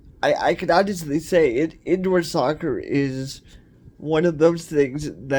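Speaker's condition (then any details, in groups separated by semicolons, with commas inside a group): Cerebral palsy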